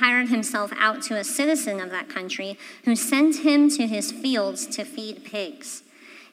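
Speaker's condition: Cleft palate; congenital

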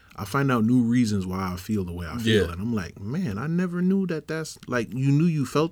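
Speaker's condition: No condition

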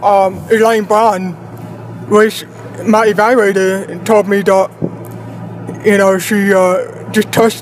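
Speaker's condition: Deafblindness; prosthetic eyes

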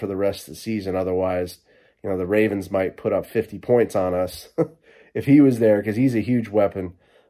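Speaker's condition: No condition

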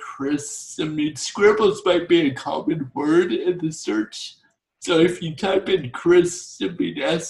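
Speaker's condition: Torsional dystonia; torso twisting

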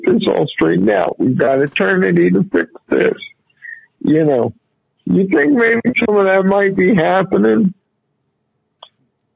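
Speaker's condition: Cerebral palsy; constant staggering walk

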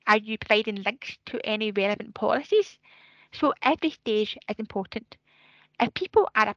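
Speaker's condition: Deafness; many years of speech therapy to learn to talk

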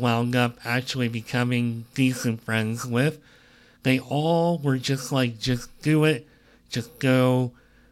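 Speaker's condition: Cleft lip and palate; present since birth

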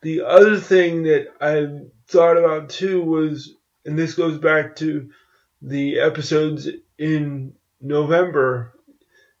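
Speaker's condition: Cerebral palsy; walks with crutches

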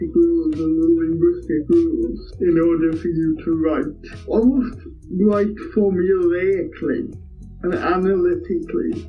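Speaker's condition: Cerebral palsy; speech impairment

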